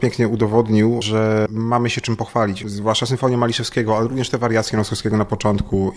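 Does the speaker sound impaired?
No.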